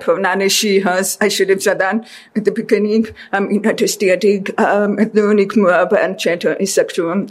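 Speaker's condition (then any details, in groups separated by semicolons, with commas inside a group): Deafness; deaf since childhood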